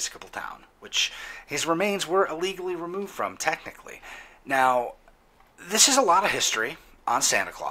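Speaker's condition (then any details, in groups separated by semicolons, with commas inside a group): No condition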